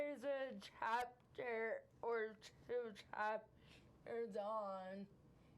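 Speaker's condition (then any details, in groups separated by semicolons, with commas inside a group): Cerebral palsy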